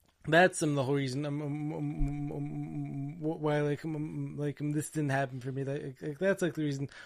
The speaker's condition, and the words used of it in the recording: Stuttering. Like, bro, you have a fucking speech impediment.